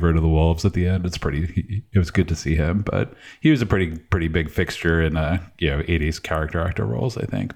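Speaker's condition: No condition

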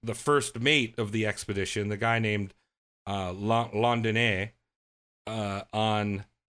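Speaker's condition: No condition

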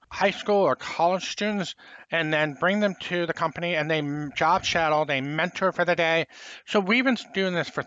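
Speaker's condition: Profound hearing loss, congenital

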